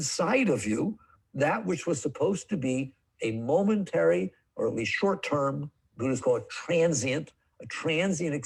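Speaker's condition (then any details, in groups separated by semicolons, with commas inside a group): No condition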